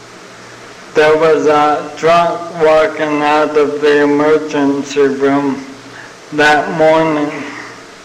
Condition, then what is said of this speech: ALS (motor neuron disease). For those of you that don't know why I'm in the wheelchair, why I'm talking like I've had a couple drinks tonight.